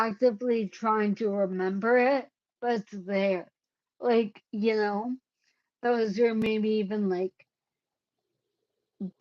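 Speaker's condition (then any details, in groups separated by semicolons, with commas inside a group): Cerebellar ataxia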